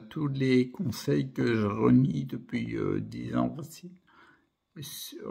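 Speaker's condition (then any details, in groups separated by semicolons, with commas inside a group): Primary progressive multiple sclerosis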